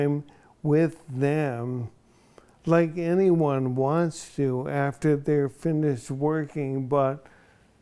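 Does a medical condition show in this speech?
Yes: ALS; onset in one foot.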